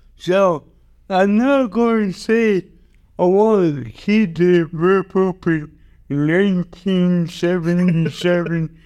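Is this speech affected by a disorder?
Yes: cerebral palsy.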